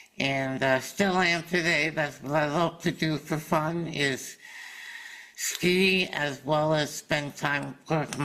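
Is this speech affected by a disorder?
Yes: salivary duct carcinoma surgery.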